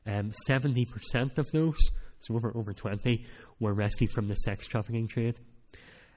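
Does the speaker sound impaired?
Yes: cleft palate; speech not that clear at times.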